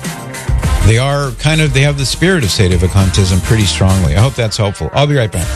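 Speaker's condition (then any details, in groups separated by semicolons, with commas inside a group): No condition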